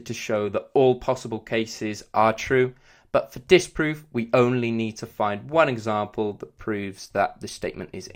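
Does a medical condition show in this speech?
No.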